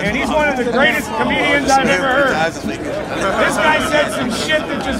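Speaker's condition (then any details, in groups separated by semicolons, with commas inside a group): No condition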